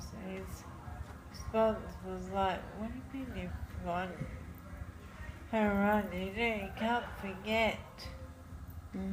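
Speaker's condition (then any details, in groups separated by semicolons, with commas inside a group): Friedreich's ataxia; diagnosed in childhood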